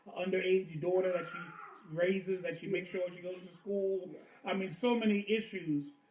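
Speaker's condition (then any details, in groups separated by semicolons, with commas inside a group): No condition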